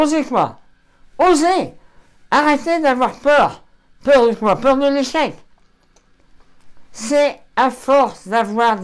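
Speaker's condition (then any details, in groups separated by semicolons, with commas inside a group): Throat cancer surgery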